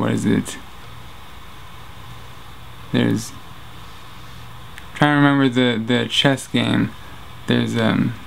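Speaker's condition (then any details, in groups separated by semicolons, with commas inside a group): Traumatic brain injury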